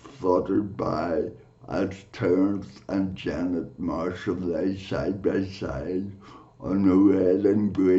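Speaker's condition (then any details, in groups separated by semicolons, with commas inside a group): Cerebral palsy; from birth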